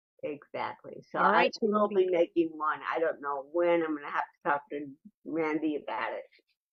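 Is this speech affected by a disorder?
Yes: cerebral palsy; neck surgery at 43.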